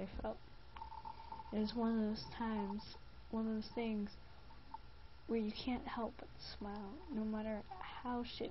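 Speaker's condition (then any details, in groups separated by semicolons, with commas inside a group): No condition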